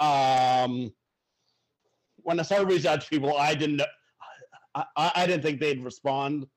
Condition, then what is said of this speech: Stuttering. Like, I'm a sports writer, but I'm a sports writer who stutters and has a really hard time using the phone as a result.